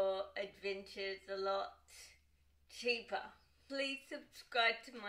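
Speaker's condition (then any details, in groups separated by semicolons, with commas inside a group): Cerebral palsy, dystonic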